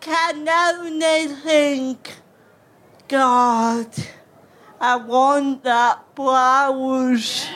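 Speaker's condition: Cerebral palsy; voice described by speaker as cute

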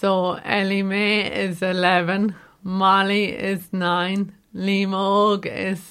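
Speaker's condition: Motor neuron disease; needs to hold on to someone everywhere, physically well otherwise, pain at times, comes and goes

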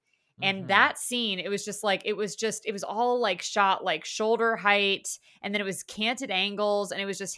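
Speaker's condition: No condition

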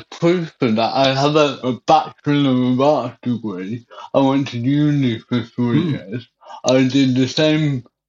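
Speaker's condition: Cerebral palsy; birth complications, breathing stopped, cesarean, incubator, walked fine until 5, then physiotherapy, walking frame, wheelchair; sometimes mistaken for drunk or on drugs, cannot drink from glass, uses straw, blowing breathalyzer hard

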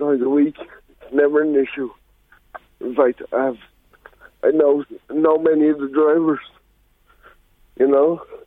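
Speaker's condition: Cerebral palsy; slurred speech

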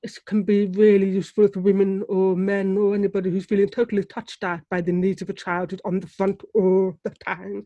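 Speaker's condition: Deafness; relies on lip reading

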